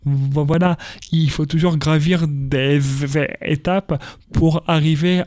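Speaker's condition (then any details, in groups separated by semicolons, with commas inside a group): Stuttering; told elimination almost impossible; repeated sounds, prolonged sounds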